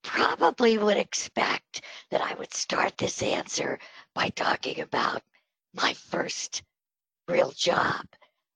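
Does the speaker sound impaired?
Yes: spasmodic dysphonia; treated with Botox; breathy voice from Botox treatment, sounds like Marilyn Monroe.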